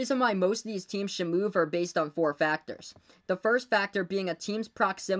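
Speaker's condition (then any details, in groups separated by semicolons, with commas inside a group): No condition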